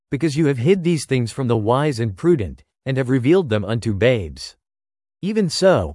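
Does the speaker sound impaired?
No.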